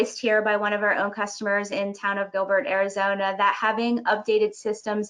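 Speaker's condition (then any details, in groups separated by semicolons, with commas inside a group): No condition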